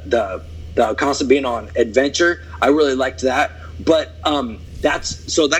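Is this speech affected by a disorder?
Yes: stuttering; severe stuttering with Tourette since childhood, vocal tics incl. huey, practiced speaking to drum set from age 9; still present but very manageable; stuttered very badly growing up, vocal tic huey before, during, after every word; here repeated words, prolonged sounds.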